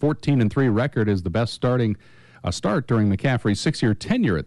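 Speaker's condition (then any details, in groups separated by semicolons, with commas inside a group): No condition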